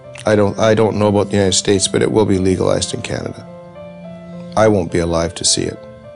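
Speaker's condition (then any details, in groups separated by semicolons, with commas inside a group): No condition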